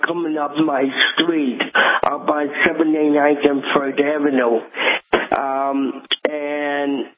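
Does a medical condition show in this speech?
Yes: cerebral palsy; present from birth, diagnosed at 6 months, lump at back of head found by mother, could not lie on back, predicted never to walk; walks, has walked New York City marathon 8 times.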